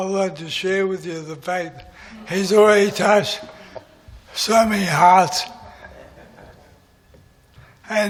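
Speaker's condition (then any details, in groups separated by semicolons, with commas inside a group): MND; voice is going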